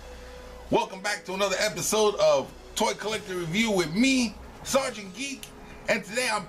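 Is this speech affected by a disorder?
No.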